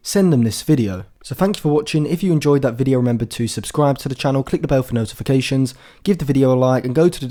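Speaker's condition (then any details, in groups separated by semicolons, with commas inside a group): No condition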